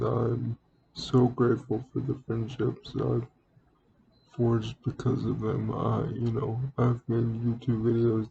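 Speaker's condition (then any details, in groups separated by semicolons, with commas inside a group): Cerebral palsy; speaks relatively well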